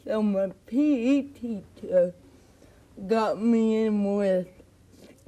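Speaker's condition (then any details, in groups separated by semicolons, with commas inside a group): Cerebral palsy; speech improved over past year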